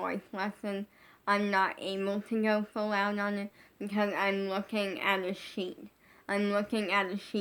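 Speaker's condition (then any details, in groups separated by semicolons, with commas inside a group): Brain injury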